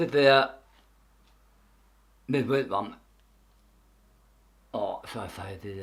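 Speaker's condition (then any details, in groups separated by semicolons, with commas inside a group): Tongue cancer; half tongue removed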